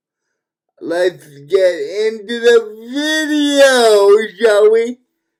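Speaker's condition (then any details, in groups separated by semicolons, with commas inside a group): Cerebral palsy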